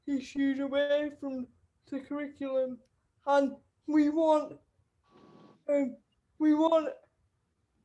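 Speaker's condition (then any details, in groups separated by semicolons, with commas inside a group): Cerebral palsy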